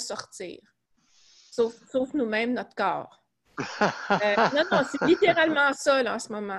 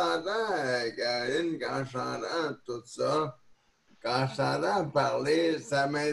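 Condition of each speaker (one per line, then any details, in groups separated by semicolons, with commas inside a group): No condition
Neonatal cerebral palsy; neonatal onset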